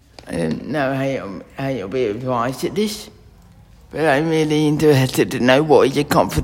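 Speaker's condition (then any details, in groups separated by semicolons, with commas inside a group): Cerebral palsy; fear of kettle tasks, right eye long-sighted, left short-sighted, poor depth perception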